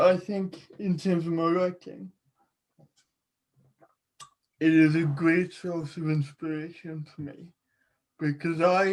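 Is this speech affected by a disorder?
Yes: cerebral palsy.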